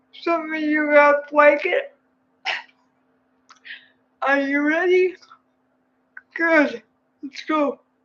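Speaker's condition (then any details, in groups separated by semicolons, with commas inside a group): Cerebral palsy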